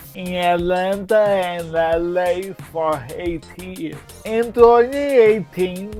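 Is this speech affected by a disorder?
Yes: cerebral palsy; present from birth.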